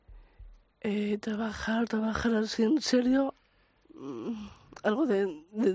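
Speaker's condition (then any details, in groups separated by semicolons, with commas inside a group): Down syndrome; trisomy 21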